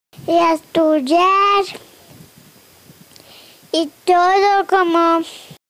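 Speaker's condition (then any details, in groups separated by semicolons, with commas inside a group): Cerebral palsy; triplegia, both feet and left hand; age 5, cannot walk, wheelchair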